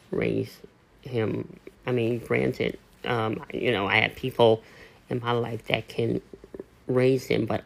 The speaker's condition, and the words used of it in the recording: Cleft palate. I have a cleft lip and palate, which is a birth defect, and that is part of the reason why I sound